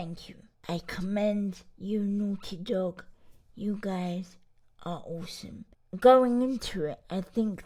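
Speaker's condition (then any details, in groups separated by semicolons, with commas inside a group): Cerebral palsy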